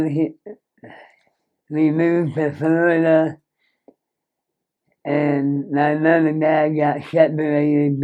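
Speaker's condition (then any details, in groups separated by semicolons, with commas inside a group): Moebius syndrome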